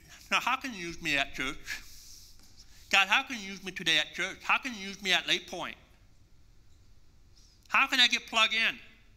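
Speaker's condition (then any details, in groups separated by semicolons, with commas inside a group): Deafness, congenital, 80% hearing loss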